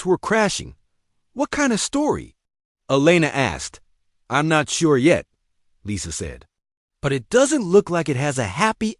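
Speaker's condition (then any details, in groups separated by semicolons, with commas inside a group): No condition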